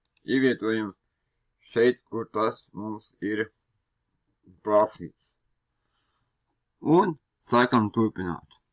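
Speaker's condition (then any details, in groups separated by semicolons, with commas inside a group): Cerebral palsy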